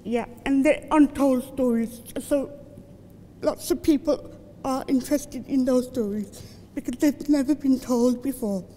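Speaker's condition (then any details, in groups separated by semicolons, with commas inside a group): Cerebral palsy; from birth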